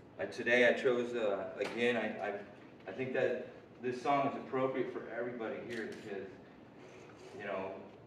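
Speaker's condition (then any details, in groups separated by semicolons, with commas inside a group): No condition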